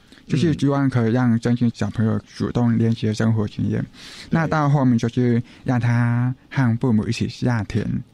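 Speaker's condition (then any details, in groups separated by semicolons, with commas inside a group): Hearing impairment; wears hearing aids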